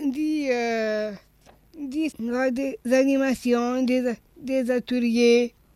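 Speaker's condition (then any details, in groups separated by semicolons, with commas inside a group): Down syndrome; congenital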